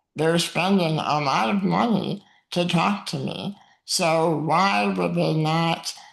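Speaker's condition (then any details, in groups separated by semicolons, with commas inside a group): Muscular dystrophy; very physically weak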